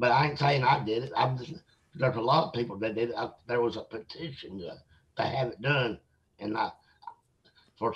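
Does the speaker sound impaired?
Yes: mosaic Down syndrome; from birth, mosaic type identified about age 18, considered high functioning; age 56.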